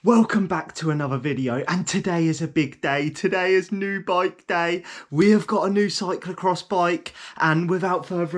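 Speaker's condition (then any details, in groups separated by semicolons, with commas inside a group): No condition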